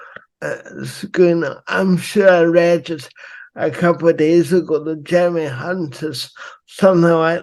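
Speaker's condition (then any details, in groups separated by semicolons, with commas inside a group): Cerebral palsy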